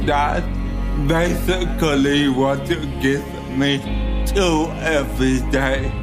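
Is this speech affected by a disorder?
Yes: cerebral palsy; cerebral palsy from birth.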